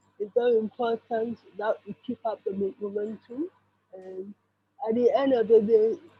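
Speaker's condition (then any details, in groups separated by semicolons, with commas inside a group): Cerebral palsy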